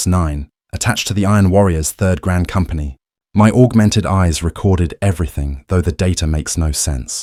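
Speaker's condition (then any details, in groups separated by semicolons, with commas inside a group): No condition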